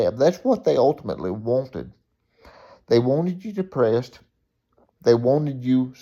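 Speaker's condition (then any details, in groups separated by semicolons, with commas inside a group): Cerebral palsy; from birth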